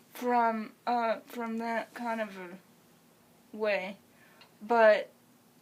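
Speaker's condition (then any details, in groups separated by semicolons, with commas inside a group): Cerebral palsy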